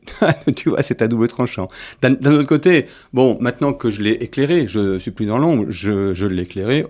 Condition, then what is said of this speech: Stuttering. Aujourd'hui, j'accepte de dire que je suis une personne qui bégaye, parce que je me sens toujours personne bègue, hein.